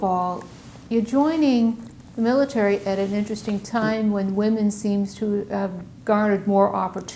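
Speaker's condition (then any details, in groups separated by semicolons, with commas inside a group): No condition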